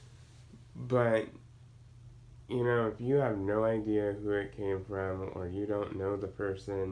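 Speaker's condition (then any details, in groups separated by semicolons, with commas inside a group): Cerebral palsy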